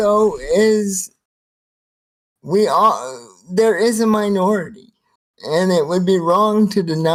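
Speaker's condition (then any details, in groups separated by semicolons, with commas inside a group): Cerebral palsy, spastic quadriplegia, severe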